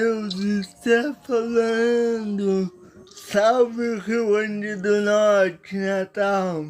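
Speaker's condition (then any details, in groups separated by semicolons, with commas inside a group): Paralysis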